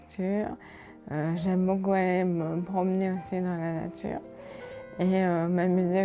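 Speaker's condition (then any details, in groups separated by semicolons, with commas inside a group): ALS; about 1.5 years since onset, began in fingers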